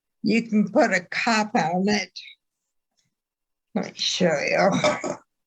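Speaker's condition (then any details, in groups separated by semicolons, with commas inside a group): Ataxia; Friedreich's form, late adult onset, balance, coordination, walking affected; diagnosed age 53, uses walker indoors for falls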